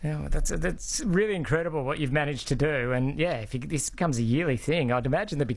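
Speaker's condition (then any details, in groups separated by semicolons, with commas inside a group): No condition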